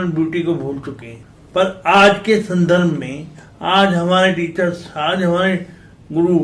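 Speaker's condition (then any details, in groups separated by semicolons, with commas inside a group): Cerebral palsy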